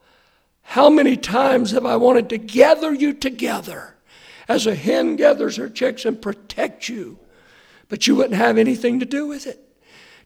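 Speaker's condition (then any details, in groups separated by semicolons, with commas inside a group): Hoarseness after vocal cord surgery; post-operative check on Monday good, vocal cords look straight, hoarseness remains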